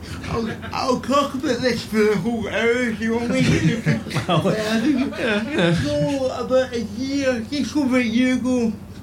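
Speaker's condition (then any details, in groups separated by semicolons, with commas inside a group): Cerebral palsy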